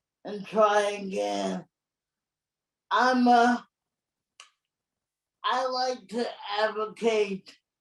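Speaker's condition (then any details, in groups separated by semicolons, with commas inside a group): Cerebral palsy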